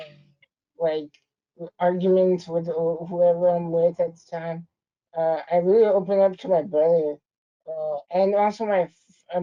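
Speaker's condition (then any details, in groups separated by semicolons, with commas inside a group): Spinal muscular atrophy type 2; power wheelchair user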